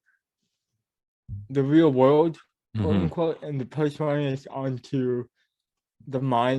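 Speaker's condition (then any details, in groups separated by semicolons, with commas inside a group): Cerebral palsy; mild speech impediment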